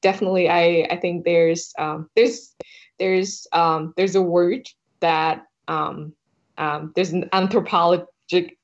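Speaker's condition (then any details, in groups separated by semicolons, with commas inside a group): No condition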